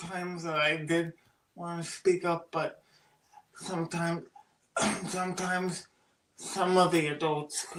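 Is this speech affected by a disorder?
Yes: cerebral palsy; birth oxygen deprivation.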